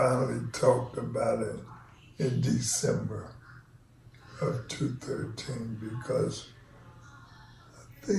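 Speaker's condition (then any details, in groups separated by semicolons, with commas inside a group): ALS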